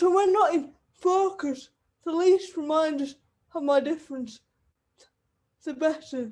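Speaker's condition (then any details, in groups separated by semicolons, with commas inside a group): Cerebral palsy; wheelchair user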